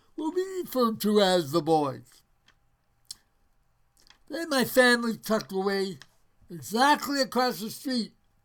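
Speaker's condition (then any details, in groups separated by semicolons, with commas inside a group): Parkinson's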